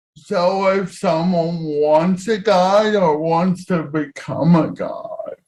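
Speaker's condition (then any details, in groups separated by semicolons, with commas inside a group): Cerebral palsy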